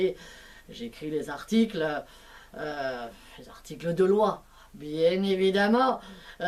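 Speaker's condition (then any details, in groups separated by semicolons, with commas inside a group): No condition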